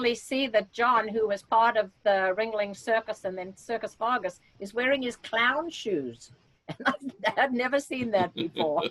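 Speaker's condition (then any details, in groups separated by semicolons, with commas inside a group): No condition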